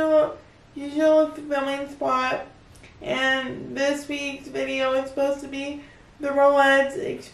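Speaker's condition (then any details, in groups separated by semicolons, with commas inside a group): Cerebral palsy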